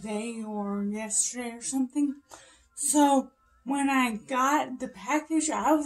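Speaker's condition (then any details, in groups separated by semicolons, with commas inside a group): Brain injury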